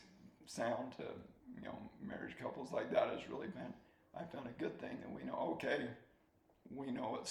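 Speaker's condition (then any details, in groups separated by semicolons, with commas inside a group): ALS; soft spoken, swallowing getting harder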